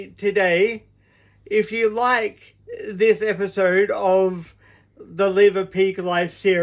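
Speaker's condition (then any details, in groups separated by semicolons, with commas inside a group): Cerebral palsy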